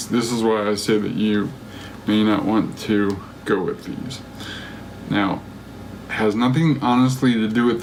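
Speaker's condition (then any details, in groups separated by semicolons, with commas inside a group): Cerebral palsy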